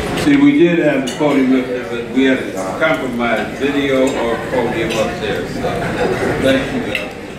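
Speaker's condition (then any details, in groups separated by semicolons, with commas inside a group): No condition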